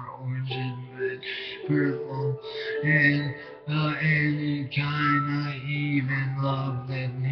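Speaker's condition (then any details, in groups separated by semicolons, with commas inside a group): Brain injury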